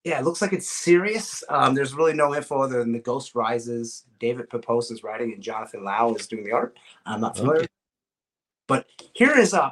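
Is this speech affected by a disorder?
No.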